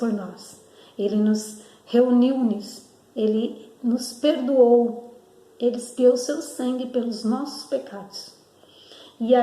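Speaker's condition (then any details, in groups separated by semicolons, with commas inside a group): No condition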